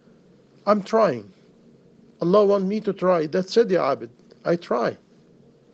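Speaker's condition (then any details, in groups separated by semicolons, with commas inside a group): No condition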